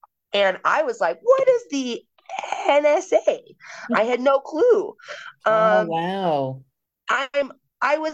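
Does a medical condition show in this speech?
Yes: stuttering; stuttering since early childhood, worse at puberty, stretched-speech therapy with specialist Beryl Dodge from about 13; age 30, recently worsened to pretty unmanageable, struggling to speak in everyday situations; sometimes so severe cannot speak at all, stutters hard when nervous, exhausting and tiring; here repeated sounds, blocks.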